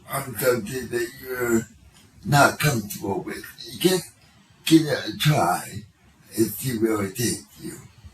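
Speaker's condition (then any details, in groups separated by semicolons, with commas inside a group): Cerebral palsy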